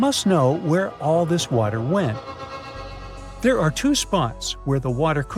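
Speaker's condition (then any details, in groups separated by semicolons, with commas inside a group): No condition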